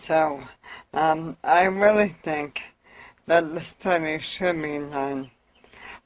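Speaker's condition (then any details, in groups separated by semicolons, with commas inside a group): Amyotrophic lateral sclerosis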